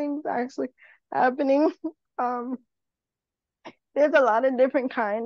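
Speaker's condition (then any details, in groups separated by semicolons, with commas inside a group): Cerebral palsy; wheelchair user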